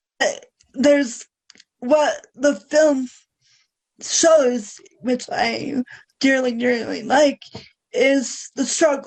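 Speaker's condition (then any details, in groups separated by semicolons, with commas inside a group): Cerebral palsy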